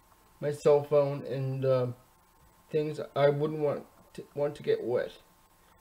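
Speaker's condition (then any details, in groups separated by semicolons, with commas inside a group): Cerebral palsy, spastic diplegia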